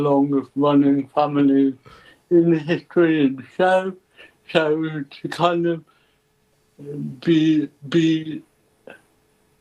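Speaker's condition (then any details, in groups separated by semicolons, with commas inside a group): Cerebral palsy; ataxic type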